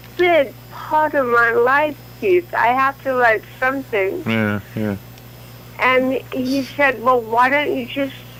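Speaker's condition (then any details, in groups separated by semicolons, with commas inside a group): Cerebral palsy; from birth, leg spasticity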